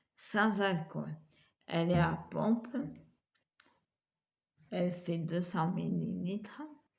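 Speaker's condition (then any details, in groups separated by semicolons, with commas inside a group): Multiple sclerosis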